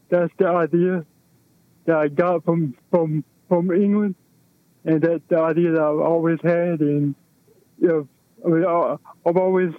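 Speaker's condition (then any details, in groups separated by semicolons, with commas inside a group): Cerebral palsy; affecting movement, balance and posture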